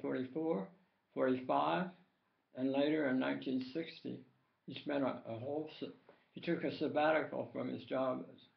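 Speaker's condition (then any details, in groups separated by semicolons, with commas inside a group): Tongue cancer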